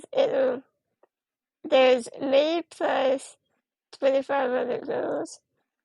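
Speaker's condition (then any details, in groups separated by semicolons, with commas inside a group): Spinal muscular atrophy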